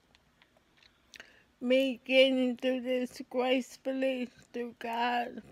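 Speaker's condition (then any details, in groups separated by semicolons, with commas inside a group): ALS; affects hands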